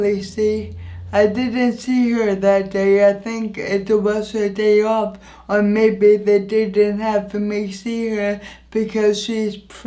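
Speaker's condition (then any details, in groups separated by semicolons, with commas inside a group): Anoxic brain injury; injury affects voice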